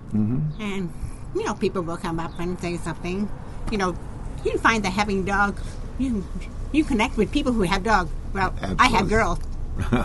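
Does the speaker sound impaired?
Yes: deafness; genetic hereditary nerve deafness, born hearing or hard of hearing, profoundly deaf by age five; deaf-sounding voice, mistaken for drunk slurring, sometimes taken as German accent, speech learned while hearing.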